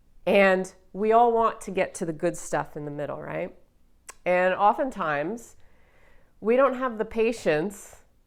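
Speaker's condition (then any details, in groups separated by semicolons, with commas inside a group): No condition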